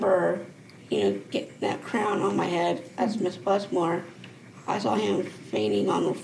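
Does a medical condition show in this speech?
Yes: Down syndrome.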